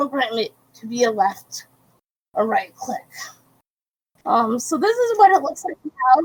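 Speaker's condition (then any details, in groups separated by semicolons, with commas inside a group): Cerebral palsy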